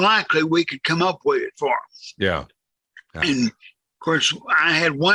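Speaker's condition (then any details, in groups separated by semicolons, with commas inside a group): Cerebral palsy, severe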